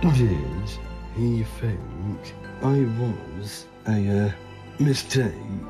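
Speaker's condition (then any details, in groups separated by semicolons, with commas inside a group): Down syndrome; three copies of chromosome 21, from birth; told when very young would never read or speak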